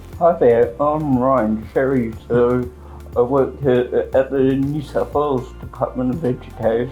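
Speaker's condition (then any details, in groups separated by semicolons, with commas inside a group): Cerebral palsy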